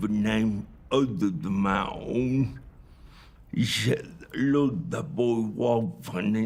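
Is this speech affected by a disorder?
Yes: cerebral palsy; no breathing for 18 minutes at birth.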